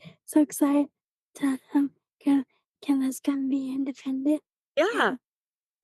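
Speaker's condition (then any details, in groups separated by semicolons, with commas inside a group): Cerebral palsy; recent surgery involving catheters, ongoing therapy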